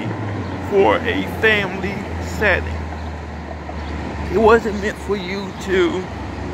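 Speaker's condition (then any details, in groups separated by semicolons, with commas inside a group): Cerebral palsy; speech is not the best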